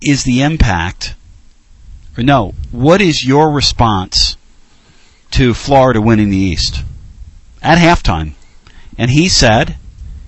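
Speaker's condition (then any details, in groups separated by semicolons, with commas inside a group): No condition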